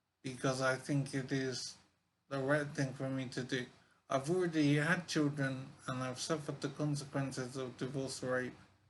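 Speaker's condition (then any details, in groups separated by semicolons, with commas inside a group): Brain injury; severe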